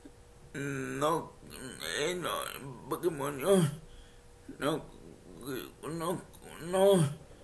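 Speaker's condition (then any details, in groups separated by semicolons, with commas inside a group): Cerebral palsy; uses wheelchair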